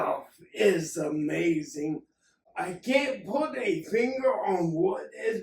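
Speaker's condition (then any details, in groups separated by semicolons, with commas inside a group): Acquired ataxia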